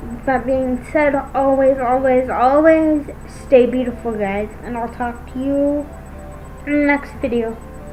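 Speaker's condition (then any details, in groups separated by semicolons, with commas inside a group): Cerebral palsy, spastic, severe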